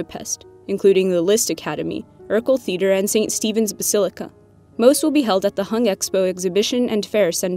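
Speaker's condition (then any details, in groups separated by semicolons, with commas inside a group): No condition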